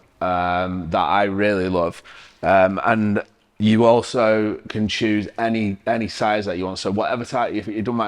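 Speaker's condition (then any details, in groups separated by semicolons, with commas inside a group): No condition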